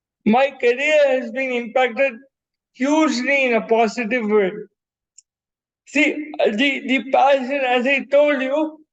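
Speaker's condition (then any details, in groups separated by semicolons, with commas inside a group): Cerebral palsy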